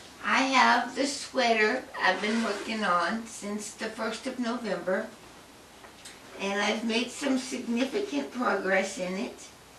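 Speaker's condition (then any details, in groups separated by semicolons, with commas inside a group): Tongue cancer; had speech therapy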